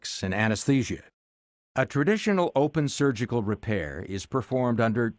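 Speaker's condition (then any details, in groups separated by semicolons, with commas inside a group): No condition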